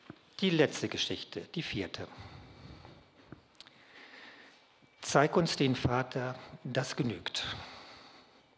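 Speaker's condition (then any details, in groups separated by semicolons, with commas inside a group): No condition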